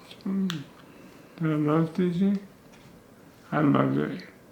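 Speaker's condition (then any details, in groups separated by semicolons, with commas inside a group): Chronic progressive multiple sclerosis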